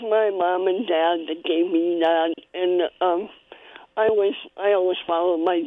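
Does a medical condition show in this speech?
Yes: cleft palate; congenital cleft palate, needed spoon feeding in early childhood; spoon feeding needed at one point in early childhood.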